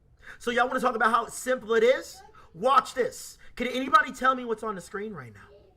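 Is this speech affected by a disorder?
No.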